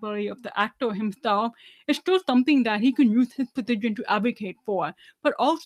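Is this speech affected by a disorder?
Yes: deafness, severe; 99% hearing loss, hearing aids worn whole life, no cochlear implant.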